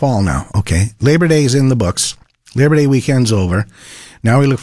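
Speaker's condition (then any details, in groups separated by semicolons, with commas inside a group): No condition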